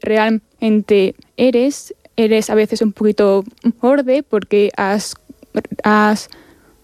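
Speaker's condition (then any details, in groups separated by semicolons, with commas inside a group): Stuttering (disfemia); onset around age five, persisting into adulthood; gets stuck (blocks) when speaking, more noticeable while growing up, sometimes answers only briefly; repeated words, blocks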